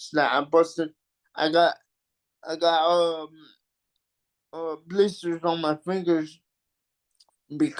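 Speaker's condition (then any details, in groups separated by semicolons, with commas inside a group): Cerebral palsy; mild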